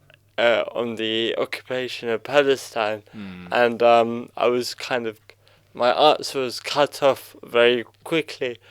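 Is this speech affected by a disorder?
Yes: cerebral palsy.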